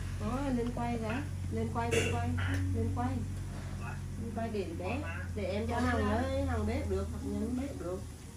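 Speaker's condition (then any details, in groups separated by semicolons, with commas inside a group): No condition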